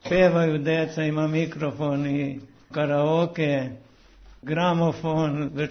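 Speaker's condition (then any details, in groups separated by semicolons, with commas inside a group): Parkinson's disease; very active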